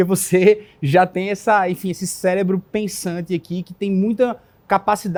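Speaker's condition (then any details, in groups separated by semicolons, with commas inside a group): No condition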